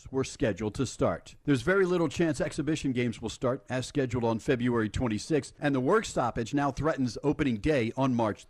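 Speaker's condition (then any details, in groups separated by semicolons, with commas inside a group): No condition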